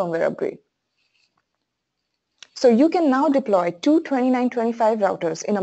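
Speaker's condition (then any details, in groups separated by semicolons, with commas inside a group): No condition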